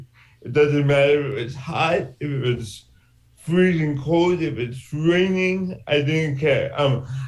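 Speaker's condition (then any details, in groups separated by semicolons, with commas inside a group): Cerebral palsy; from birth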